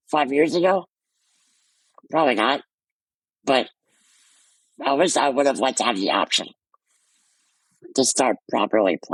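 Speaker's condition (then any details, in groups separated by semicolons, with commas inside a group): Muscular dystrophy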